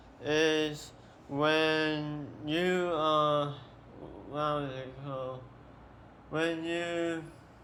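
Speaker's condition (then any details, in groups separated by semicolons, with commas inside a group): Tongue cancer surgery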